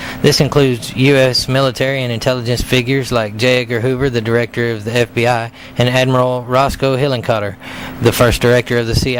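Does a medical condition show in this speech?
No.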